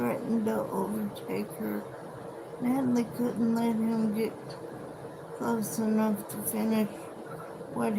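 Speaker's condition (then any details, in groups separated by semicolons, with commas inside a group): Cerebral palsy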